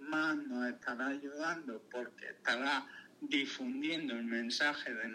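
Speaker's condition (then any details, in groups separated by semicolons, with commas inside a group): Cerebral palsy; lifelong physical motor disability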